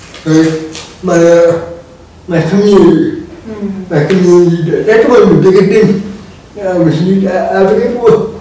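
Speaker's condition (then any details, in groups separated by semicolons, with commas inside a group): Cerebral palsy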